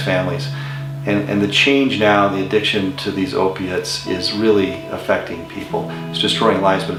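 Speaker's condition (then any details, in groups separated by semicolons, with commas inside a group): No condition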